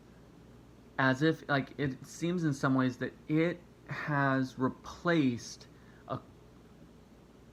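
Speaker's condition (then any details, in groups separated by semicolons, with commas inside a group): No condition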